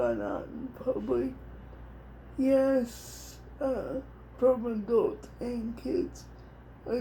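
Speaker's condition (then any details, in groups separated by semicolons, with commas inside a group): Cerebral palsy; speech somewhat affected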